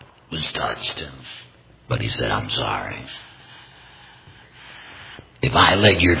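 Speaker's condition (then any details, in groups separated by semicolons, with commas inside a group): Total laryngectomy; complete laryngectomy for larynx cancer, voice prosthesis; unusual tone of voice, may sound painful to listeners, no pain speaking, understandable with careful listening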